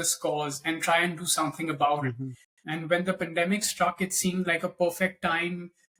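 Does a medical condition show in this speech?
No.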